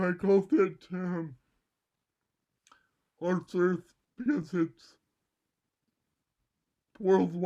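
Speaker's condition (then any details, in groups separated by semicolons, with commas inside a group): Cerebral palsy; mild left side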